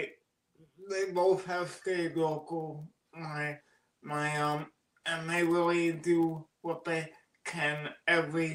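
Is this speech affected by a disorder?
Yes: cerebral palsy; oxygen loss at birth.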